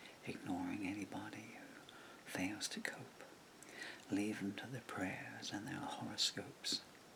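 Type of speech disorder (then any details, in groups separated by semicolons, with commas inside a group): Bulbar dysarthria; progressive bulbar palsy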